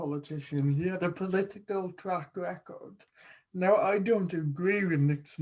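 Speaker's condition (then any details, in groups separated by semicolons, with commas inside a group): Cerebral palsy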